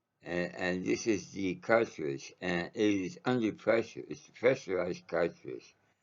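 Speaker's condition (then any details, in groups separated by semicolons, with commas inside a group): Mouth cancer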